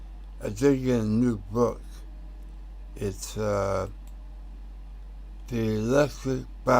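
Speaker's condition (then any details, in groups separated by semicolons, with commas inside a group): Tongue cancer; tongue swollen from radiation, voice too weak to read aloud, congestion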